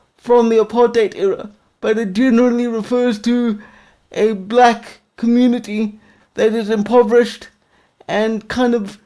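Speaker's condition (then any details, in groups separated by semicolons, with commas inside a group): Quadriplegic cerebral palsy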